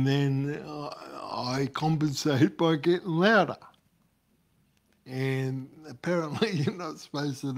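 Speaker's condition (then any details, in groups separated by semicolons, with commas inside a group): Cerebral palsy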